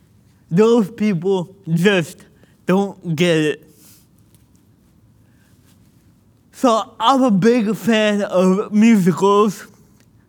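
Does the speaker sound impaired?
Yes: cerebral palsy; more difficult when nervous.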